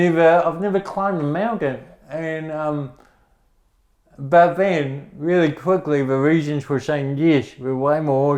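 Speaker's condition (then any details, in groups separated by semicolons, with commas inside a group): Cerebral palsy; speech noticeably affected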